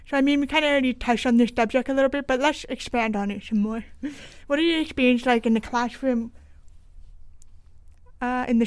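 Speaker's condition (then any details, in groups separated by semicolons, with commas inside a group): Deaf with cochlear implant, congenital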